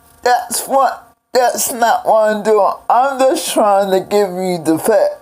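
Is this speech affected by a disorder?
Yes: cerebral palsy; several unnoticed strokes.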